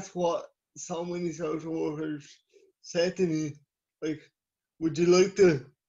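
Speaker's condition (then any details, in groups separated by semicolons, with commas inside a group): Cerebral palsy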